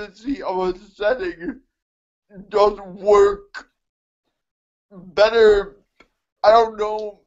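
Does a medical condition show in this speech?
Yes: cerebral palsy; mixed quadriplegia.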